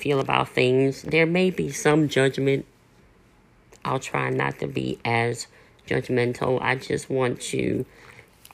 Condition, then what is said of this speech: Cleft palate. Sounds like my voice seems a little raspy.